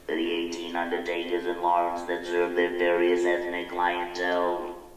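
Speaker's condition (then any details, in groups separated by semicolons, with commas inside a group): Laryngectomy; voice tires easily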